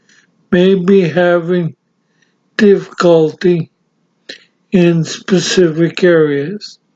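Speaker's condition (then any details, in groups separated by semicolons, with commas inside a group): Severe brain injury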